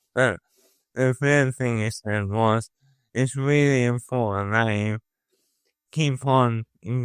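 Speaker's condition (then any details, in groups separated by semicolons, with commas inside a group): Motor neuron disease; progressing, can no longer type; voice affected, early slurring, nasal speech, hand weakness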